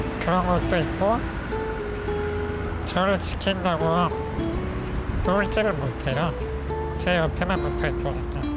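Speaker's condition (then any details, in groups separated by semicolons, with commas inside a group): ALS (Lou Gehrig's disease); whole-body paralysis, leg onset; 7 years since onset, bedbound, 24-hour care, intermittent respirator; breathing difficulty, eats in portions with respirator, short breath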